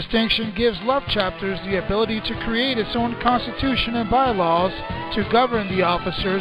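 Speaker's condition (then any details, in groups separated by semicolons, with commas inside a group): No condition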